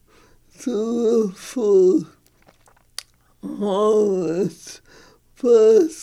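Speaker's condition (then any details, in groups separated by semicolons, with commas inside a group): ALS; treated at Mayo Clinic in Rochester, stem cell research program, progression possibly slowed; progressed in some ways, no recent progression, awaiting drug pending FDA approval; talking more difficult, facial muscles weaker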